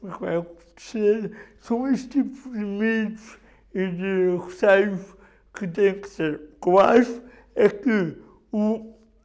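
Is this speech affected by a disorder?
Yes: cerebral palsy; difficulty speaking but not communicating, voice may sound strange, listeners wrongly assume intellectual deficit.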